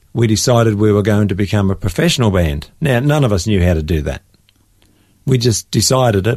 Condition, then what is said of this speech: No condition.